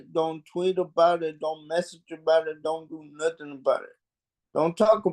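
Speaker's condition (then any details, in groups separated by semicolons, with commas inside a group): Cerebral palsy; mild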